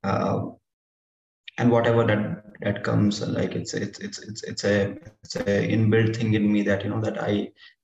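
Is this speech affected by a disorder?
Yes: stammering; stammering since school years, self-diagnosed dyspraxia, undiagnosed learning disability, Delhi psychologist declined formal diagnosis; attended Indian Stammering Association conference young, felt free to speak unapologetically there; here repeated words.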